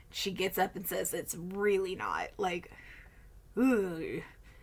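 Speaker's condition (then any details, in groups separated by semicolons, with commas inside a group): No condition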